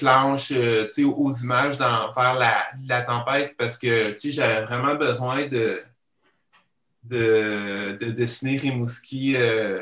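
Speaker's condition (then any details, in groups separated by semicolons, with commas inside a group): Stuttering; genetic and neurological; stutters in daily life, partial control keeps spontaneity, full control would need changed voice; repeated sounds, repeated words, blocks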